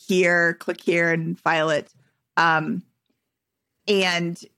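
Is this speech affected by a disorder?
No.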